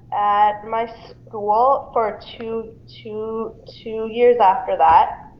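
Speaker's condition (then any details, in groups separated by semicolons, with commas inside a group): Stuttering; speech therapy almost all life, intensive program at about age 9 or 10, school speech pathologist two years; therapy on and off since grade 10, summer refresher course, Institute for Stuttering Treatment and Research; speech skills help in calm situations, unusable when chaotic or anxious, may take longer to answer; repeated sounds, prolonged sounds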